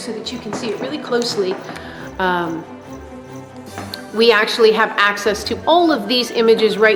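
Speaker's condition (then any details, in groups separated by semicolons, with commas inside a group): No condition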